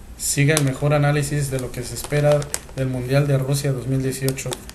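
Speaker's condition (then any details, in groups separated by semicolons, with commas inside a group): No condition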